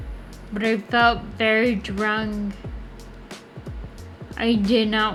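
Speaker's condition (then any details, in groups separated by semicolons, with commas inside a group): Friedreich's ataxia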